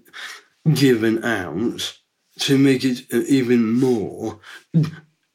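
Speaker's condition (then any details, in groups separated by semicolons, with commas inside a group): Down syndrome; from birth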